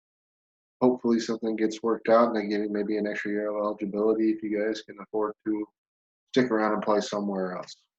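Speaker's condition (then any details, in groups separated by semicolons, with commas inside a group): No condition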